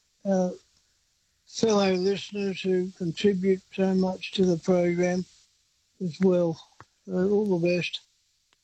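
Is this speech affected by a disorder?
Yes: Parkinson's; sleeps no more than about 4 hours.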